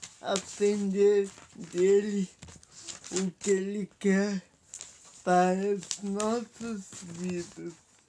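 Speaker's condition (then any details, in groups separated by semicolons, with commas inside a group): Paralysis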